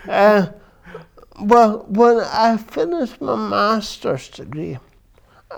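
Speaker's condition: Cerebral palsy; from birth; affects verbal speech

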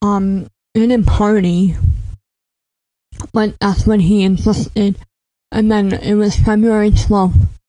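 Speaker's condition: Cleft palate; congenital, affected ears, teeth and nose, 5 or 6 ear tubes for lifelong chronic ear infections; predicted at birth mute or severely impeded, speech classes once or twice weekly through elementary school

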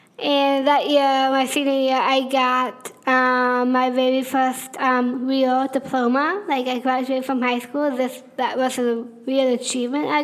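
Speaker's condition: Down syndrome; speaking among more difficult things, way of talking might seem weird

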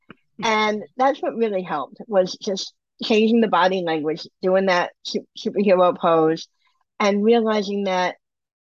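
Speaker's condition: Bilateral cleft lip and palate; congenital

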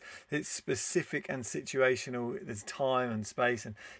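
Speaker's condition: No condition

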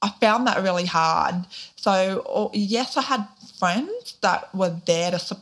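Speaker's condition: Deafness, profound; born deaf

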